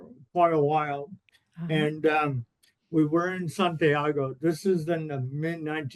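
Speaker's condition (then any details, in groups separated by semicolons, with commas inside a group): Cerebral palsy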